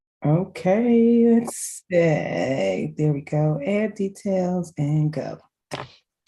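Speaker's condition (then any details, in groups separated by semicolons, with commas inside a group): No condition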